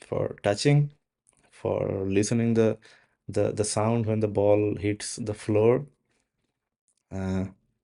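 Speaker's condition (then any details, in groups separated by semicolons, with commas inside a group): No condition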